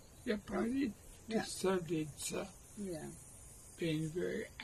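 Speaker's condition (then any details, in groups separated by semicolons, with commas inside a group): Huntington's disease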